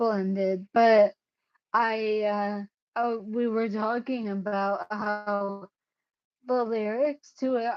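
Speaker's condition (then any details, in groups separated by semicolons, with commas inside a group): Cerebellar ataxia; caused by brain bleed, unsteady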